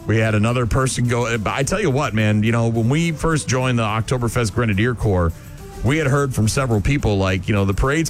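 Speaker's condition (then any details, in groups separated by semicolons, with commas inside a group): No condition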